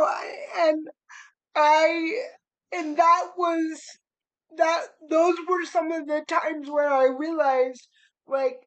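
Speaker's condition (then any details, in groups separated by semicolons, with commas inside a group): Cerebral palsy; spastic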